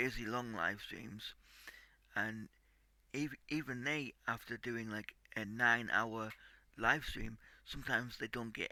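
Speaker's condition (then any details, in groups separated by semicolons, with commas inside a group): Cerebral palsy; tight muscles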